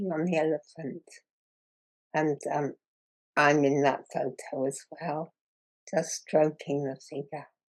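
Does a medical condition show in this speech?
Yes: muscular dystrophy.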